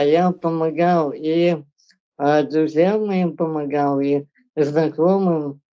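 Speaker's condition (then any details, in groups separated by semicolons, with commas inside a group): Spinal muscular atrophy; progressive motor neuron loss, progressive loss of movement; on costly medication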